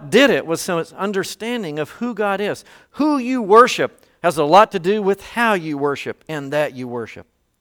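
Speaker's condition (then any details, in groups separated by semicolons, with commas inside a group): No condition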